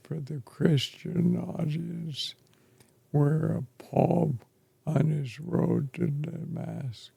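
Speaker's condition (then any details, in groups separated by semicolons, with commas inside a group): ALS; affects chest and throat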